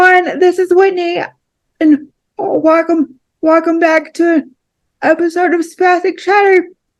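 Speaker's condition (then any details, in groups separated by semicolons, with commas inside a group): Cerebral palsy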